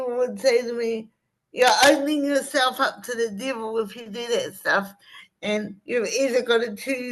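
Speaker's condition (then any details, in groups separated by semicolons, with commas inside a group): Cerebral palsy; from birth, lifelong wheelchair use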